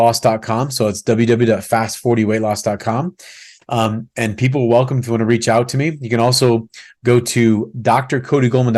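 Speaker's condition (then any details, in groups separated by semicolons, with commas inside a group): No condition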